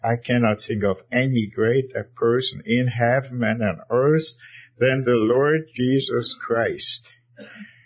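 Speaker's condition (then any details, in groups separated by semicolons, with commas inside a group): No condition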